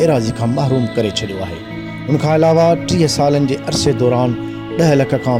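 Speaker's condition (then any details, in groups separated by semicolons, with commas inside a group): No condition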